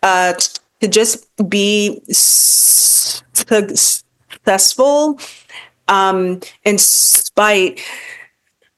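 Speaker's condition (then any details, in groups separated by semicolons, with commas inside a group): Stuttering; lifelong stuttering; pursues public speaking to face fear of talking, still stutters, feels vulnerable on podcasts; long-standing fear of talking, past avoidance of carrying conversations, stuttering held back career; repeated sounds, prolonged sounds, blocks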